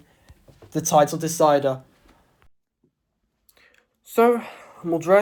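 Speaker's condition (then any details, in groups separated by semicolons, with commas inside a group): No condition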